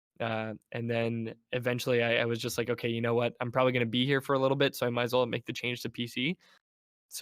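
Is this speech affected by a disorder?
No.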